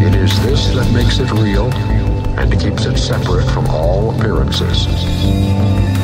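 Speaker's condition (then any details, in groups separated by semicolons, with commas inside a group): No condition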